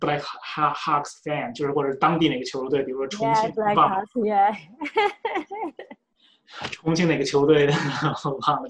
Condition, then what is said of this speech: Stuttering. 我讲中文的时候没有我说英文那么口吃